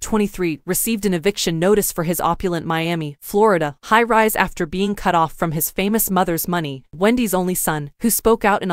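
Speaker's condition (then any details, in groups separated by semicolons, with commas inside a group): No condition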